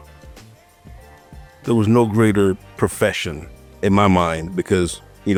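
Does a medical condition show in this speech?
No.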